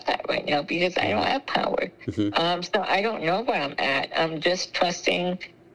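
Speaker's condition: Spinal muscular atrophy; congenital, ventilator

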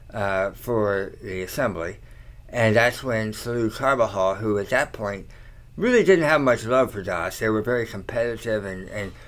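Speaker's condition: Tongue cancer surgery; long convalescence

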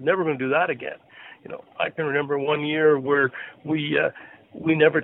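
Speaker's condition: No condition

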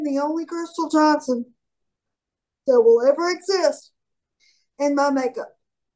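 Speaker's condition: Cerebral palsy; declined physical therapy

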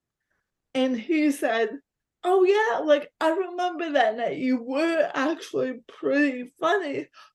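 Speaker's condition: Cerebral palsy; physical disability

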